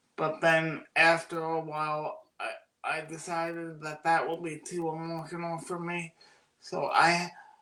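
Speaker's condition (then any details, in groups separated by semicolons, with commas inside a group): Cerebral palsy; birth oxygen deprivation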